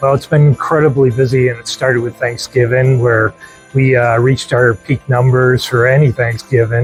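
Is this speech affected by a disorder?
No.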